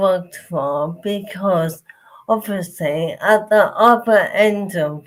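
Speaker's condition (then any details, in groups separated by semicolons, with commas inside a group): Motor neurone disease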